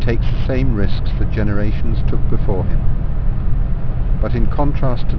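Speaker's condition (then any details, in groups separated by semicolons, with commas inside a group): No condition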